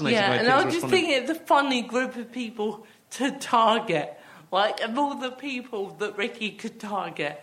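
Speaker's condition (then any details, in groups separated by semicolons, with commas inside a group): Athetoid cerebral palsy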